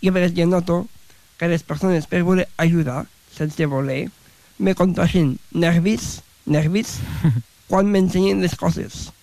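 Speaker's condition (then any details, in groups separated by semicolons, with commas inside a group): Down syndrome; describes self as very talkative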